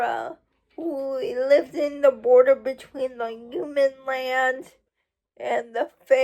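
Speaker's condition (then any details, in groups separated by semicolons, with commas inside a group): Cerebral palsy; uses wheelchair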